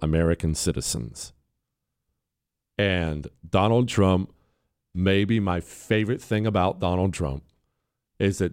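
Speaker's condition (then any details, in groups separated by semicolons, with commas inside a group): No condition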